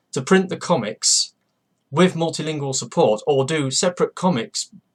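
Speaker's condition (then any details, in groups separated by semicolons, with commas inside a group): No condition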